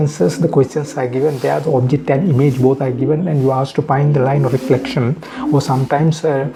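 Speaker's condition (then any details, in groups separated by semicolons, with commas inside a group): No condition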